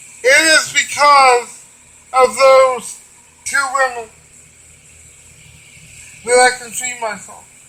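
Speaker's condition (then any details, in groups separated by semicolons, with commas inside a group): Cerebral palsy; wheelchair user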